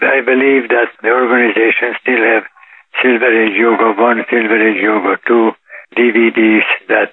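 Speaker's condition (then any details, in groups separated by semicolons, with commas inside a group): Parkinson's disease; Parkinson's detected about 8 years ago, now 84, daily yoga practice and 3-mile walks credited; symptoms reportedly undetectable by others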